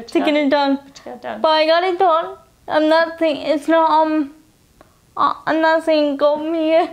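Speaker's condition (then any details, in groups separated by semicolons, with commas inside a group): Cerebral palsy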